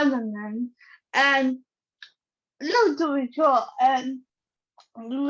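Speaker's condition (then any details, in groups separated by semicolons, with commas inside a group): Cerebral palsy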